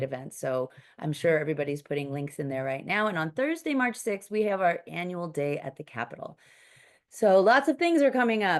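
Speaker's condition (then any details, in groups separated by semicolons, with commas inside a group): No condition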